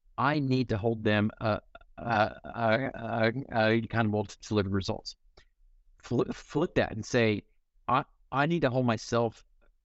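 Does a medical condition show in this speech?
Yes: stuttering; stutters in conversation, disfluencies may sound like audio buffering; here repeated sounds, repeated words.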